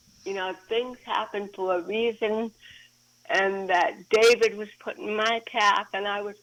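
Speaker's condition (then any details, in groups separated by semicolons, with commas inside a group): Cerebral palsy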